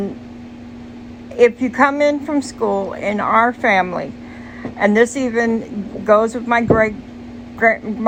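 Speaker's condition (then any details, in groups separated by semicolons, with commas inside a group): Cerebral palsy; speech noticeably atypical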